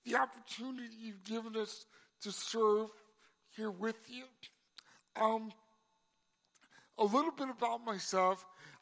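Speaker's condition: Cerebral palsy; congenital

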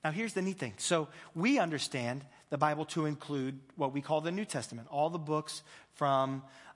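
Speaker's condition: No condition

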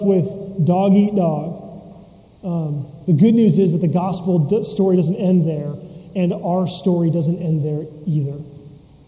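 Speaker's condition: No condition

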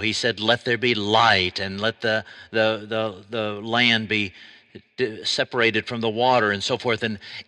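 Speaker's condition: No condition

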